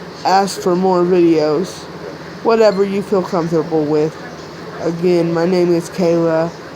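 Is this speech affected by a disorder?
Yes: cerebral palsy.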